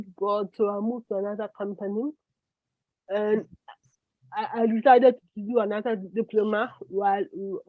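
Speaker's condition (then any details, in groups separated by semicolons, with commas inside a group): Cerebral palsy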